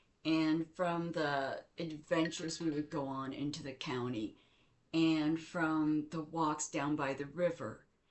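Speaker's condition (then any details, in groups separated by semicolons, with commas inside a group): No condition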